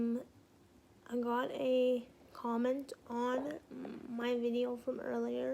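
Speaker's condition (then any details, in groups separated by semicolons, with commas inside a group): Cerebral palsy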